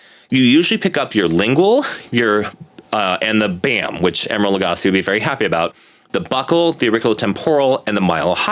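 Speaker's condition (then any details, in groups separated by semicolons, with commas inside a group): No condition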